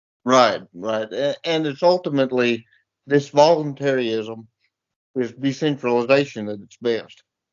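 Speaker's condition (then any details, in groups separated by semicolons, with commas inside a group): Cerebral palsy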